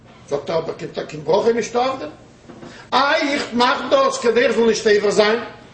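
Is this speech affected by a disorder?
No.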